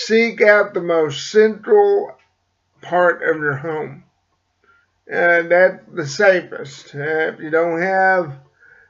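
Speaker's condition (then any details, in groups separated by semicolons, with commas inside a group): Cerebral palsy; slight speech impediment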